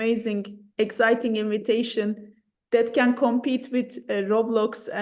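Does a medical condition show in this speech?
No.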